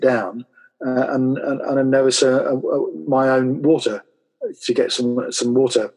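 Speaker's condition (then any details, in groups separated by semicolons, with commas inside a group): Aphasia and apraxia after stroke; aphasia and apraxia from stroke at age 50, one-sided arm and leg weakness; about eight years post stroke, home speech therapy every two days four months, later NHS therapist; trouble getting words out, intelligence intact, early on only yes, no and swear words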